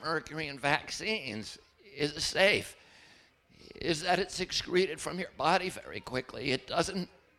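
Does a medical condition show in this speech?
Yes: spasmodic dystonia; voice trembles.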